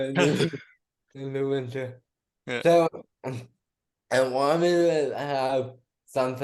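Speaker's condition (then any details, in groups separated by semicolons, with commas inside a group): Cerebral palsy; diagnosed at about two months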